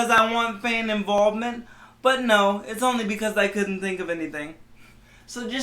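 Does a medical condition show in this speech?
Yes: cerebral palsy.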